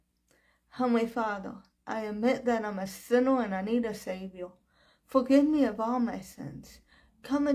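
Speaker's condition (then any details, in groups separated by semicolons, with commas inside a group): Cerebral palsy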